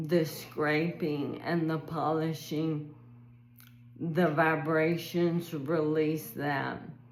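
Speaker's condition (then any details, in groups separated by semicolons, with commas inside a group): ALS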